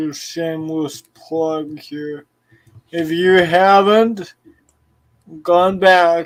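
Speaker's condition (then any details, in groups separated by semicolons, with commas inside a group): Cerebral palsy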